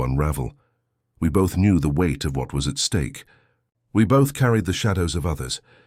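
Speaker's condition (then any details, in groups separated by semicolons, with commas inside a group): No condition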